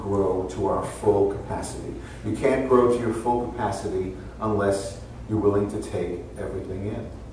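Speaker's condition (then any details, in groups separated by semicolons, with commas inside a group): No condition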